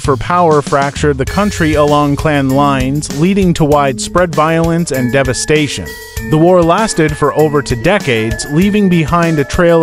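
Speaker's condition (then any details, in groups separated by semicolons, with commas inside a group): No condition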